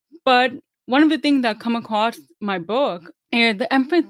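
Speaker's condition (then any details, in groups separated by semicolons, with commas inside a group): Deafness; relearned English and speaking, about 10 years of speech therapy, told speaks really well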